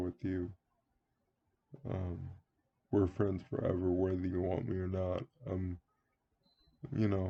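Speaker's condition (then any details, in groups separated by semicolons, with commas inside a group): Cerebral palsy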